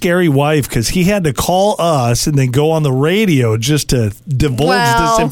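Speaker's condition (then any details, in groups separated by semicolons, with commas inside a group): No condition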